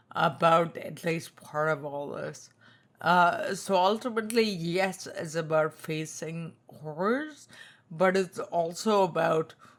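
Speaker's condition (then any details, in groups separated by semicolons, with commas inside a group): Spinocerebellar ataxia type 2, SCA2; tongue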